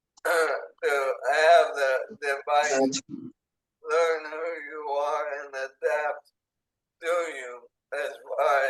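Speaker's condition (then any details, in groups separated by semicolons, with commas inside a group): ALS, speech-generating device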